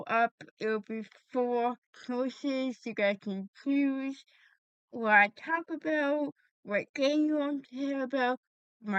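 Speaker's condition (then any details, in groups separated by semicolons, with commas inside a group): Cerebral palsy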